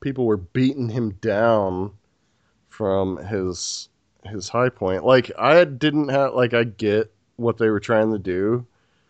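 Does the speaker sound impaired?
No.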